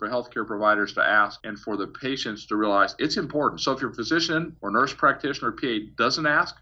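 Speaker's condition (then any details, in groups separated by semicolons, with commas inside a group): No condition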